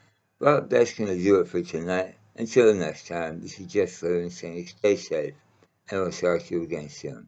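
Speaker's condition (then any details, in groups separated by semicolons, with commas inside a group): Mouth cancer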